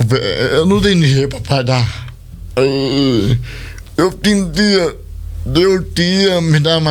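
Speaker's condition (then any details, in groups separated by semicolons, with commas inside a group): Cerebral palsy; speech not normal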